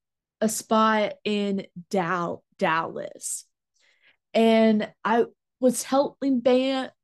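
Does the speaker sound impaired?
Yes: stuttering; including blocks; more overwhelming than other stuttering, talking exhausting, fear of speaking; here repeated sounds, prolonged sounds.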